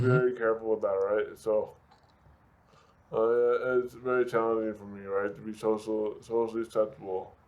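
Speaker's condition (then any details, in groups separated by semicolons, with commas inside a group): Severe brain injury; severe, car crash, affects balance and mobility; speech affected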